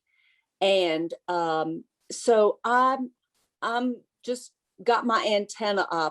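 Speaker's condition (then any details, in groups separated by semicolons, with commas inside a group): No condition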